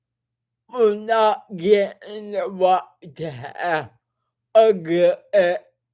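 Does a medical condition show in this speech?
Yes: cerebral palsy.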